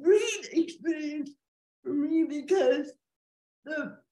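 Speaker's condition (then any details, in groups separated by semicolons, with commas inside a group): Cerebral palsy, quadriplegia; self-described clear voice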